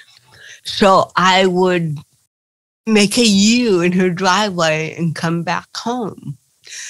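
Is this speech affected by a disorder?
Yes: cerebral palsy.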